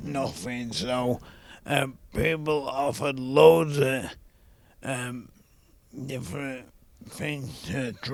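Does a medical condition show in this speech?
Yes: ALS; young onset.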